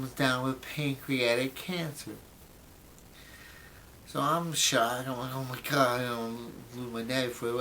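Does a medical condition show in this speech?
Yes: brain injury; memory greatly affected.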